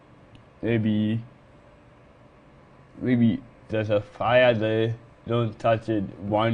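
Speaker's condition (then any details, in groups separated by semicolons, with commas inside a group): Cerebral palsy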